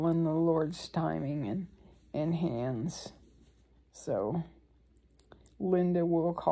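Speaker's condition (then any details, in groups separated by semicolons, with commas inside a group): ALS; breathing difficulty eased by medication, could decline suddenly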